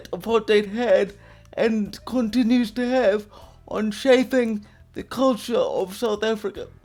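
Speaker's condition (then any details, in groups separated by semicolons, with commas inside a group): Quadriplegic cerebral palsy, severe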